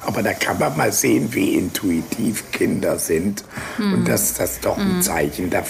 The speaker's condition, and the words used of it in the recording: Laryngectomy. Und wenn ich beim Ausatmen mein Tracheostoma vorne verschließe, also draufdrücke, dann wird die Luft, die aus der Luftröhre raus will, in den Rachen umgeleitet.